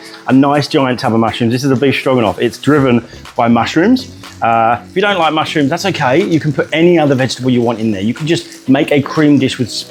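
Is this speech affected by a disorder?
No.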